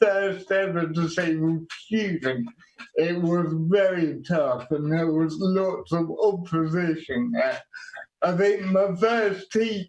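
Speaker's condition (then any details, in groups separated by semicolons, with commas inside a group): Quadriplegic cerebral palsy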